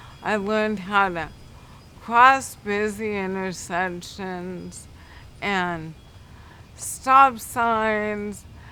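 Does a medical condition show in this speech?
Yes: cerebral palsy; affects speech.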